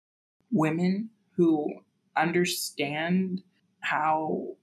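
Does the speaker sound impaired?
No.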